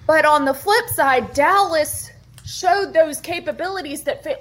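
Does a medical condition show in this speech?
No.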